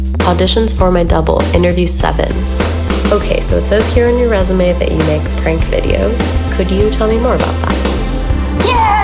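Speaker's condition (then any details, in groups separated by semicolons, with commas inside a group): No condition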